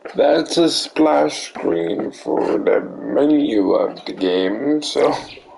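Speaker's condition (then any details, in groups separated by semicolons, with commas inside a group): Cerebral palsy; limbs affected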